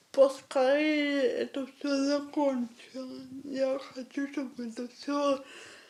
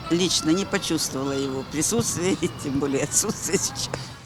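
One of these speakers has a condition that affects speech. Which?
The first: cerebral palsy; hands almost nonfunctional, uses feet for tasks; diagnosed at eight months.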